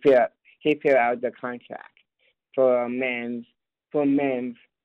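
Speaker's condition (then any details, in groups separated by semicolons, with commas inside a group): Down syndrome; lives independently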